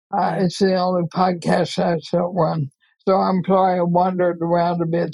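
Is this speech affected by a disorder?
Yes: ALS; expects to die within couple of years.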